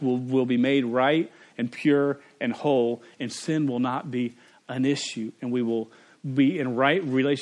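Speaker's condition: Stuttering; cannot turn on or off; stutters involuntarily, cannot control it, strangers notice the stutter, earlier weddings not fully fluent; repeated sounds

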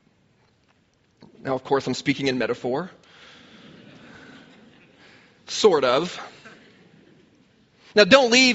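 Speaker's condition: No condition

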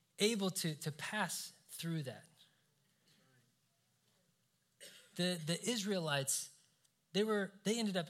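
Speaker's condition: No condition

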